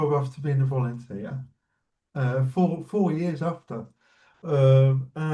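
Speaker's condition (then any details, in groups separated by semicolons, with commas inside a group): Cerebral palsy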